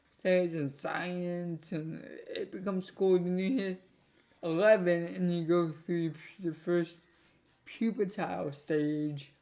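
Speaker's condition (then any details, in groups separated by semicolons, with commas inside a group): Cerebral palsy; affects legs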